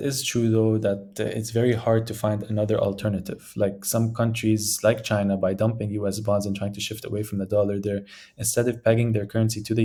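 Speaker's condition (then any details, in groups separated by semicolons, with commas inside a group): No condition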